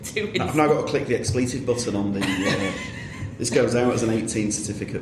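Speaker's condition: No condition

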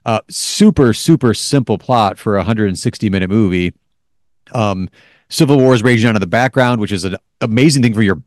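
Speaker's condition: No condition

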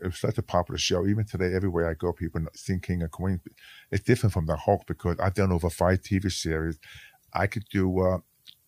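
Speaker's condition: Hearing loss; hearing loss from childhood, with severe speech impediment as a kid

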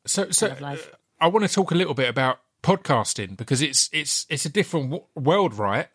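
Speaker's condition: Stammer; repeated words, blocks

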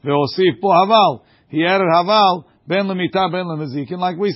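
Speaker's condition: No condition

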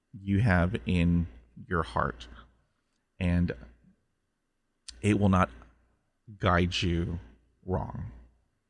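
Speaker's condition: Stuttering; stutter since childhood, 20 years speech therapy first on fluency, hypnosis, military hypnotherapist on mental health; prolonged sounds

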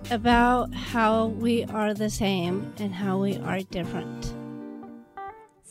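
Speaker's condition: Down syndrome; known since infancy

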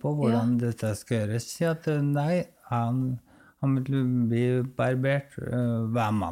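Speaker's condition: ALS; no use of arms or legs, sudden leg spasms, relies on assistants for daily care

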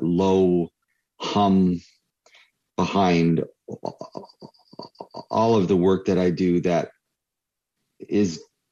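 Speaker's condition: Stuttering; stuttering since childhood; prolonged sounds, blocks

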